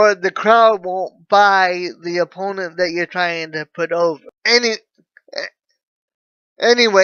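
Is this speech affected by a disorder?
Yes: cerebral palsy.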